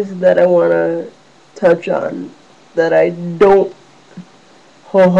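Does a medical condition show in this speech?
Yes: cerebral palsy; wheelchair bound.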